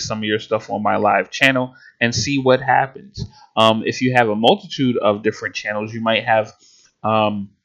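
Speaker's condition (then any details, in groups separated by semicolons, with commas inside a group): No condition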